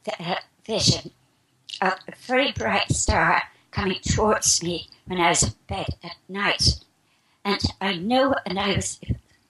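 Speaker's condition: Spasmodic dysphonia; about 3 years since onset

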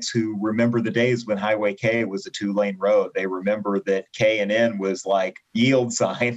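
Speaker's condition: No condition

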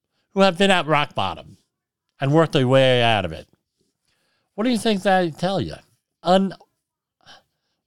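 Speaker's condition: Cleft lip and palate

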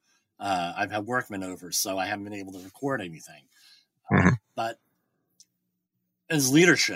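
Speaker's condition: Bilateral cleft lip and palate

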